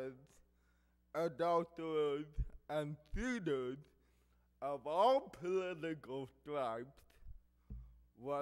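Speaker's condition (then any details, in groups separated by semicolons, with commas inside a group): Cerebral palsy; speech affected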